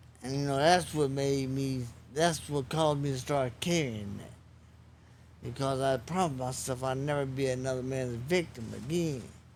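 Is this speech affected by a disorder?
Yes: traumatic brain injury.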